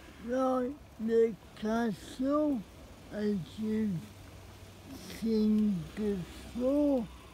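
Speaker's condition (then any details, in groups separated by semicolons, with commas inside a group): Cerebral palsy; spastic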